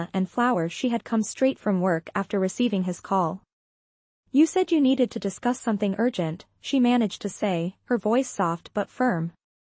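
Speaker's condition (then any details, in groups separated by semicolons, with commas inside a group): No condition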